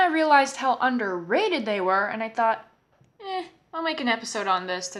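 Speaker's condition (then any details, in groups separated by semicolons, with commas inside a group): No condition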